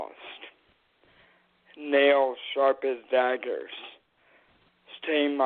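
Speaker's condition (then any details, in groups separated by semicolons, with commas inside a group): Cerebral palsy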